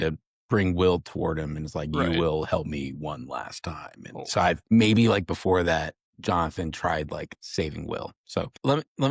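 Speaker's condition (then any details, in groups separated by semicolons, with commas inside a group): No condition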